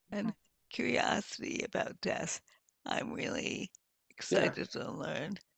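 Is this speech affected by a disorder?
Yes: multiple sclerosis; losing her voice.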